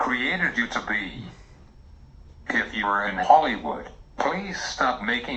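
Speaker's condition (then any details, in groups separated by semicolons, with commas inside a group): Cerebral palsy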